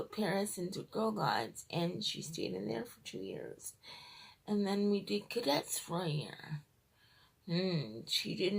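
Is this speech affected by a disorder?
Yes: cerebral palsy, triplegia.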